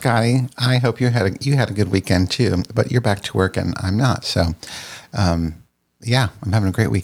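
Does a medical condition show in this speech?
No.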